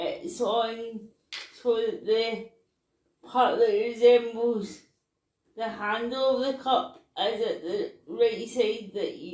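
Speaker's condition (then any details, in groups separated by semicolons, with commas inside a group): Cerebral palsy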